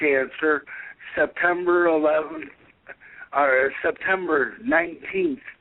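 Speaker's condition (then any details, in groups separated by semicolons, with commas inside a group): Cerebral palsy; able to speak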